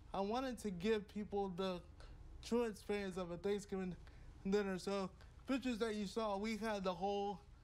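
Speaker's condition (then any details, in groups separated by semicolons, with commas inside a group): Cerebral palsy; cerebral palsy, from birth, uses wheelchair; diagnosed about 1.5 years old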